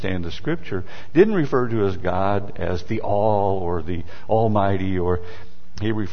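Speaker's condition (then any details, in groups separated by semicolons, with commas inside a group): No condition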